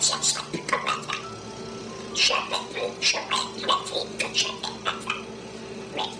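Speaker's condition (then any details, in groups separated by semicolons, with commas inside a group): Laryngeal cancer; squamous cell carcinoma of larynx, vocal cords removed, heavy smoking; after surgery, progressed during delayed diagnosis; major breathing difficulties, voice lost, cannot sing, speech therapy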